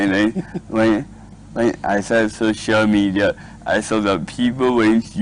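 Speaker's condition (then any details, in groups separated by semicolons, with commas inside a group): Cerebral palsy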